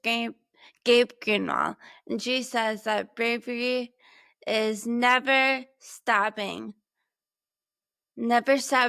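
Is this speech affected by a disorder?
Yes: brain injury; six and a half years since injury.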